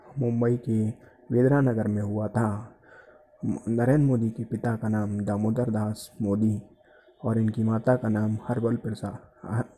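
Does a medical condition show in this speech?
No.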